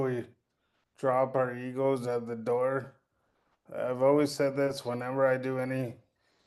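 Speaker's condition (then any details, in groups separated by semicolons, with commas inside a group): Cerebral palsy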